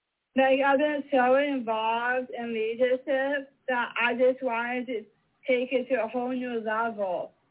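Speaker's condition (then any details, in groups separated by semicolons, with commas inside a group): Mosaic Down syndrome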